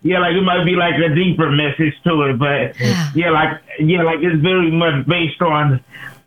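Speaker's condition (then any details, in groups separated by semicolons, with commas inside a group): Cerebral palsy; uses wheelchair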